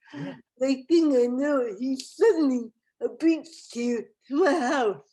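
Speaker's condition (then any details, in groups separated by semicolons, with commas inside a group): Cerebral palsy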